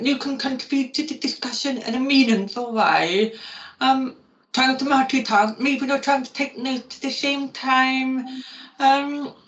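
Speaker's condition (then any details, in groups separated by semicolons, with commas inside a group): Profoundly deaf; profound deafness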